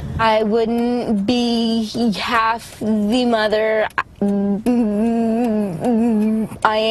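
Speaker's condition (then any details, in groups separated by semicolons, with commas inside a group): Cerebral palsy, severe; severe stutter, calmer less rushed speech after marijuana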